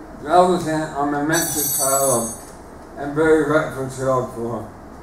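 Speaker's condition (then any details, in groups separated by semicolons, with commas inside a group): Motor neuron disease, bulbar onset; onset in the mouth; slurred words first symptom, speech audibly affected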